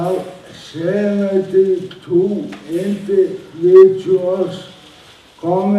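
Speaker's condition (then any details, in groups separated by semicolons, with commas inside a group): Motor neuron disease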